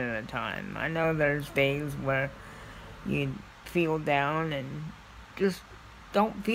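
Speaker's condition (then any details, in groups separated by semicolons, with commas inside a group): Cerebral palsy; scoliosis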